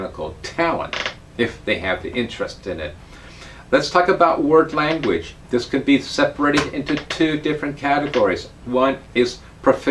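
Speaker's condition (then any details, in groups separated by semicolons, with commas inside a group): No condition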